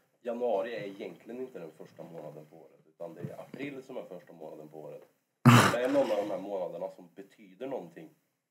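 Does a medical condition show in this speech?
No.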